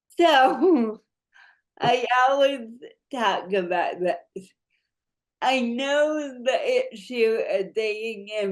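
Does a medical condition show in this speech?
Yes: cerebral palsy.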